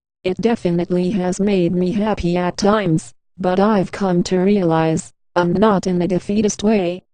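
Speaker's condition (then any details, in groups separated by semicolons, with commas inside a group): No condition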